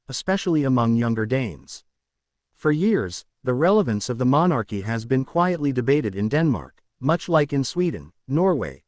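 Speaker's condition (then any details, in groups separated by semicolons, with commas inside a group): No condition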